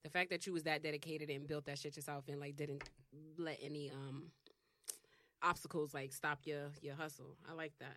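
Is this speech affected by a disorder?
No.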